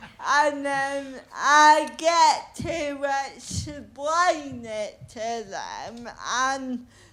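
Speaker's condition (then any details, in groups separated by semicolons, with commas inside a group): Cerebral palsy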